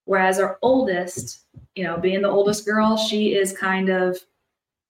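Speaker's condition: No condition

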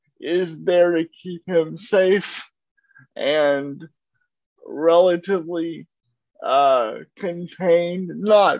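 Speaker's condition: Cerebral palsy; uses a wheelchair

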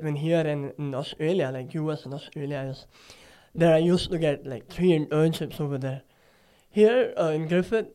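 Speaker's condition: Cleft palate; nose previously tilted

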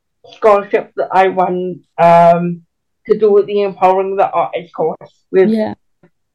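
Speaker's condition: Cerebral palsy; can walk but with limits

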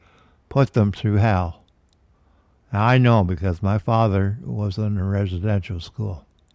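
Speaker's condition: Parkinson's disease; man aged 73

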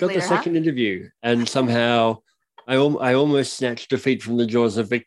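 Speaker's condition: Cleft lip and palate; speech impediment

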